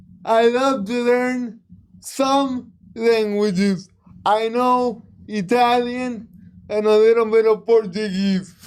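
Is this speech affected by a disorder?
Yes: cerebral palsy.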